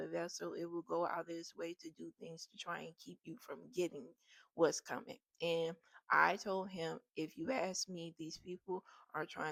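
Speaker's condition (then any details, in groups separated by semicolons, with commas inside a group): No condition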